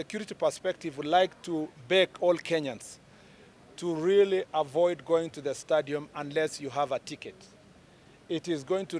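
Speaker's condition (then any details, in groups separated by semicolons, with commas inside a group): No condition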